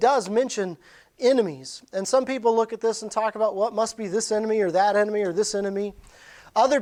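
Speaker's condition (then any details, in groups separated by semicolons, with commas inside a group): No condition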